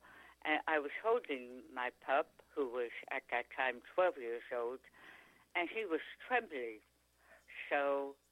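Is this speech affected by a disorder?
Yes: tongue cancer; speaking and eating again after surgery.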